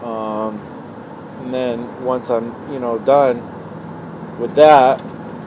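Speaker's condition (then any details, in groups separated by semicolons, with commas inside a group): No condition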